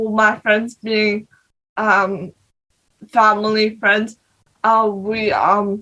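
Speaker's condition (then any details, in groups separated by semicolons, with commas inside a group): Cerebral palsy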